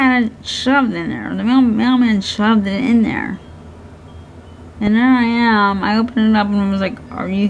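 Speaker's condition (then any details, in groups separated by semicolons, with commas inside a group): Cerebral palsy; hands affected, shaking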